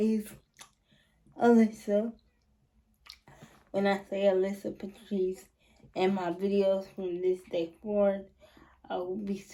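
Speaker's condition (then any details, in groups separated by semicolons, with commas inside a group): Cerebral palsy; spastic quadriplegic, all four limbs, muscle tightness; uses wheelchair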